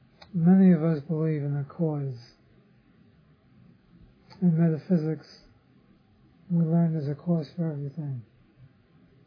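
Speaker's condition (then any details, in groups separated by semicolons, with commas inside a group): Parkinson's disease; others offer remedies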